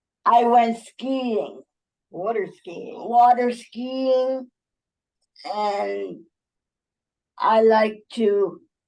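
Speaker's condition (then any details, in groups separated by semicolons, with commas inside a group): Cerebral palsy; uses wheelchair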